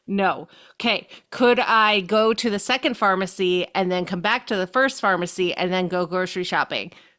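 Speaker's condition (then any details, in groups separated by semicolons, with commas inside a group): No condition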